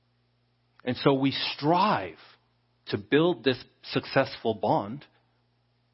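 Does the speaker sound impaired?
No.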